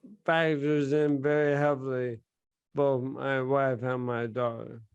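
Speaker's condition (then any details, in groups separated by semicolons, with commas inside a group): Bulbar onset ALS; diagnosed within the year; speech and swallowing most affected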